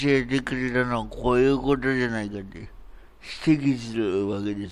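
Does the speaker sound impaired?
Yes: cerebral palsy; congenital, both hands and strength impaired, needs help with most daily tasks.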